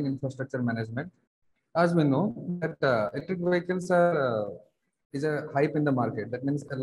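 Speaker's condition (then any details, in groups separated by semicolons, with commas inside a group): No condition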